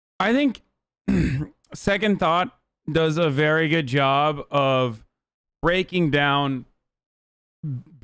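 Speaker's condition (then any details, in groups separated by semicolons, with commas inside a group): No condition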